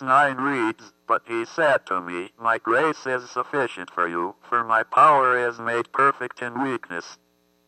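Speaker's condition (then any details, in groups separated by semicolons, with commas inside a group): Athetoid cerebral palsy; motor brain injury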